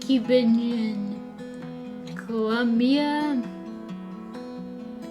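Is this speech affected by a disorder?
Yes: Friedreich's ataxia.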